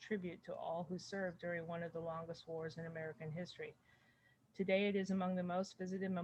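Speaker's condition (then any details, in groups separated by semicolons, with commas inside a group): No condition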